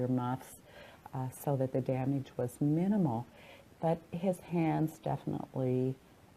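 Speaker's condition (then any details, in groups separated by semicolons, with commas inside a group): No condition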